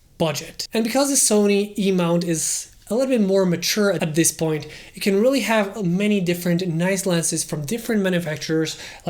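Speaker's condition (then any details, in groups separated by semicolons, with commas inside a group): No condition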